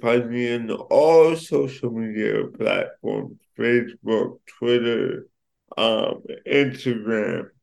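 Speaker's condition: Cerebral palsy; affects speech

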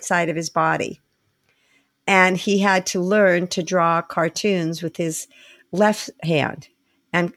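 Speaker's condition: No condition

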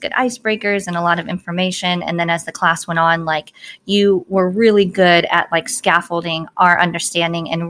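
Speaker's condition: Cleft palate

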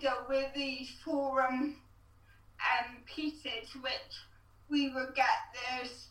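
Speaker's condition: Cerebral palsy

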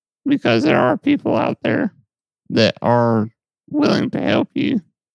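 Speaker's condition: Muscular dystrophy; muscle atrophy and weight loss

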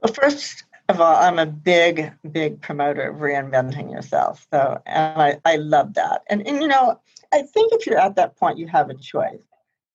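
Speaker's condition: Profound hearing loss, congenital, high-frequency

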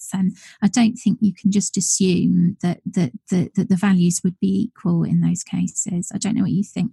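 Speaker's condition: No condition

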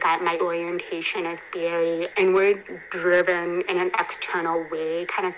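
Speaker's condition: Hearing impairment; bilateral cochlear implants

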